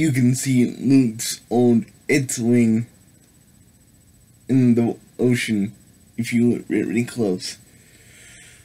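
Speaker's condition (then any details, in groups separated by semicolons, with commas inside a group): Cerebral palsy; able to speak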